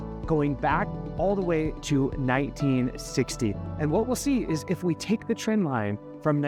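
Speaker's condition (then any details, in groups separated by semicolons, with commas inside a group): No condition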